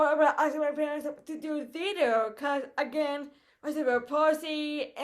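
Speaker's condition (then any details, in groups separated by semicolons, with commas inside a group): Cerebral palsy; voice affected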